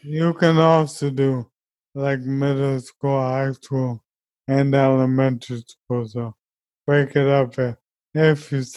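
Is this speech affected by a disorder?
Yes: ALS; meals chopped and fed by others.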